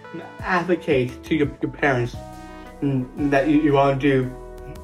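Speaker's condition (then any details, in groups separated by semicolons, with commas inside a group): Down syndrome; genetic, third copy of chromosome 21, slower learning and work pace, prefers routine, avoids driving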